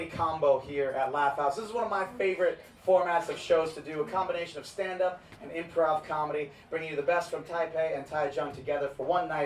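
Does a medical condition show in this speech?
No.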